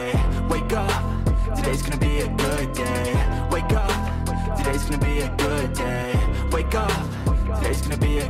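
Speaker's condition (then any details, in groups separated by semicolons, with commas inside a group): No condition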